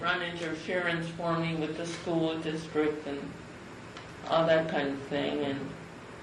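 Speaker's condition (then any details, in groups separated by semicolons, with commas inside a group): Cerebral palsy; from birth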